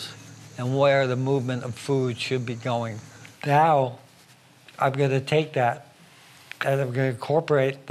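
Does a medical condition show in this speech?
Yes: ALS; affects hands; cannot hold a knife.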